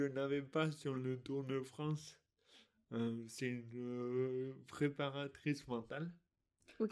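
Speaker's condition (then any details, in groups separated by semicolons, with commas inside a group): Dystonia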